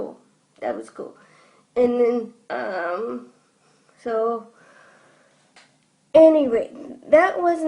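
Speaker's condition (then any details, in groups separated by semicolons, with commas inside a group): Cerebral palsy; from birth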